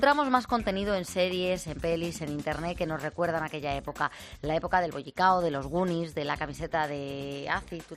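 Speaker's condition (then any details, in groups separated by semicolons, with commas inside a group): No condition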